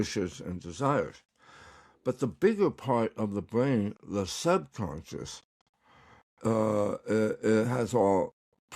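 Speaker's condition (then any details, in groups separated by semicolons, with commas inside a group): Tongue cancer; recovering, tongue exercises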